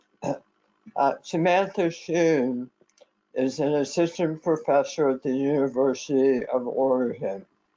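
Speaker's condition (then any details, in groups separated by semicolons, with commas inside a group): Head and neck cancer; severe dysphagia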